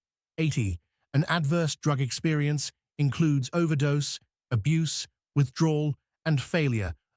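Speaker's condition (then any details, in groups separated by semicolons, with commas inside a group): No condition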